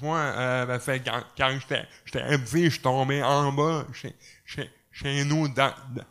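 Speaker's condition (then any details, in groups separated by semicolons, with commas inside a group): Cerebral palsy; cerebral palsy mainly affecting nervous system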